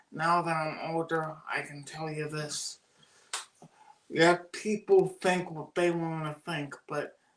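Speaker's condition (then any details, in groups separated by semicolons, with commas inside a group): Cerebral palsy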